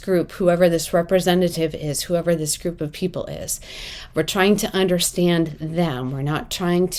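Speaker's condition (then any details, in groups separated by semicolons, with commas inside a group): No condition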